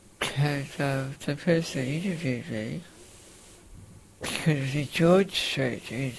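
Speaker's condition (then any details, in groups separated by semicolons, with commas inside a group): Facioscapulohumeral muscular dystrophy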